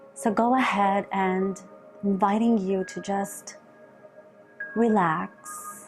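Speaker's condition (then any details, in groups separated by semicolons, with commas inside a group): No condition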